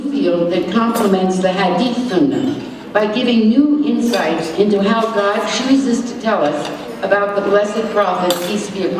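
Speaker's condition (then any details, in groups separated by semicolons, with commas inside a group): No condition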